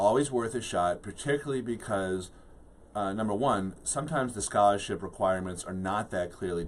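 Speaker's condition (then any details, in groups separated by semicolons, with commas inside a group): No condition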